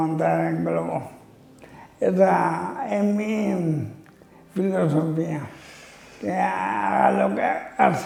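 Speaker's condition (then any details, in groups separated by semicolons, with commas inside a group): Amyotrophic lateral sclerosis (ela)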